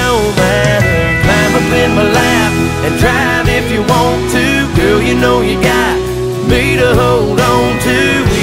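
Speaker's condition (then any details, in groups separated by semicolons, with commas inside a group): No condition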